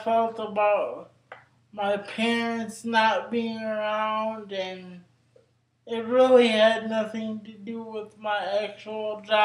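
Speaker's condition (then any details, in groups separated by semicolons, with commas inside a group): Cerebral palsy; brain injury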